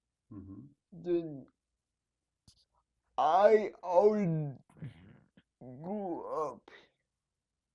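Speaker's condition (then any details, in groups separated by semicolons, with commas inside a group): Cerebral palsy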